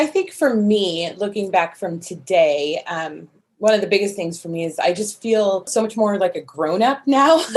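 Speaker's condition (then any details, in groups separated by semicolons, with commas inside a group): No condition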